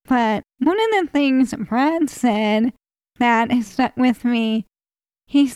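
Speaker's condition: ALS; worst atrophy in diaphragm, ventilator used all night during about 10 hours sleep

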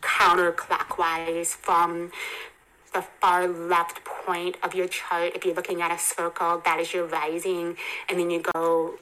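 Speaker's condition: Hearing impairment; congenital hearing impairment

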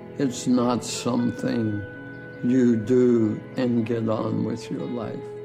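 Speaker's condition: ALS; initially given 2 to 5 years to live

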